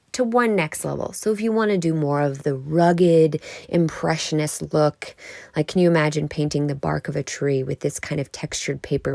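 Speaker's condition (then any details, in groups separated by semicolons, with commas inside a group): No condition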